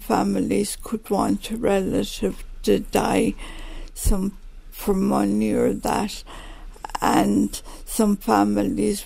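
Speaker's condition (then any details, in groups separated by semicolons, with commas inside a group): Multiple sclerosis, severe; advanced multiple sclerosis, rapidly progressing, diagnosed 3 years ago, now aged 49; speech affected and worsening, no saliva in mouth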